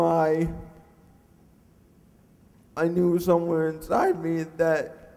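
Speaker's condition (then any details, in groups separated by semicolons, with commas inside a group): Cerebral palsy; mixed quadriplegic type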